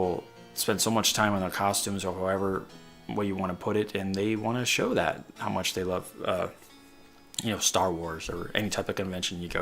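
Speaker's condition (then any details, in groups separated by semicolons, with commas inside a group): No condition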